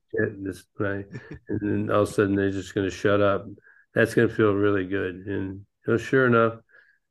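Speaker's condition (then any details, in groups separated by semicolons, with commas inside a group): Parkinson's disease; ping pong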